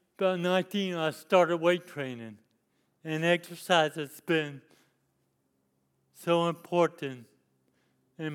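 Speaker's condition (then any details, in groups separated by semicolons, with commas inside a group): Cerebral palsy; lifelong disability since youth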